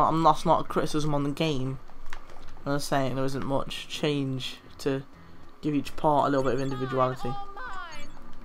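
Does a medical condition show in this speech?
No.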